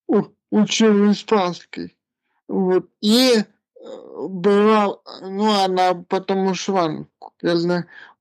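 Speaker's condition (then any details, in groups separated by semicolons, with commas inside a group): Cerebral palsy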